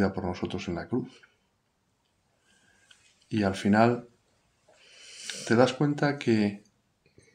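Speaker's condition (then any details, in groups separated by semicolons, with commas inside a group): No condition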